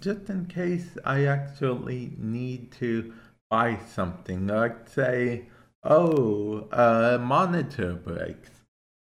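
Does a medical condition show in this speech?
Yes: cerebral palsy; listener asked why speech sounds as it does.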